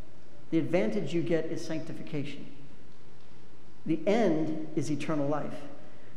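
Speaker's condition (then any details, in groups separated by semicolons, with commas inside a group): No condition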